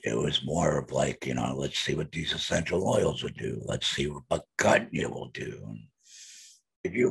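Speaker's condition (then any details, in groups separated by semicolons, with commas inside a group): Laryngectomy, voice prosthesis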